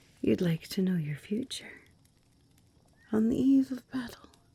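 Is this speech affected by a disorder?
No.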